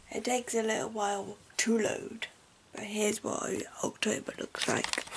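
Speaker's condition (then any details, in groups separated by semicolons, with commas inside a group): Cerebral palsy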